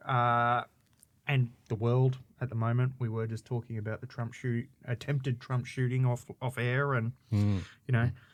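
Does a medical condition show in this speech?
No.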